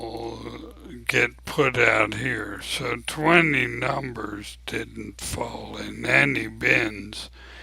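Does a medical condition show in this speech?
Yes: ALS; abnormally slow voice.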